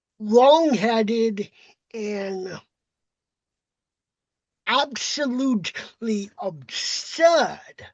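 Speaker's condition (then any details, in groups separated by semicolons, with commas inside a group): Cerebral palsy; uses walker and wheelchair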